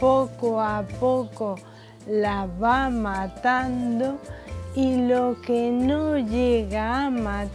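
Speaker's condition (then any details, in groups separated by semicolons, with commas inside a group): ALS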